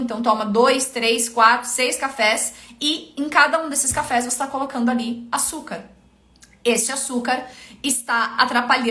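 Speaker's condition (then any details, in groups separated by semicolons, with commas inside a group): No condition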